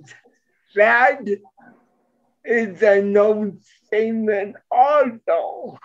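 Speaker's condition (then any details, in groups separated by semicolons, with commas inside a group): Cerebral palsy; present from birth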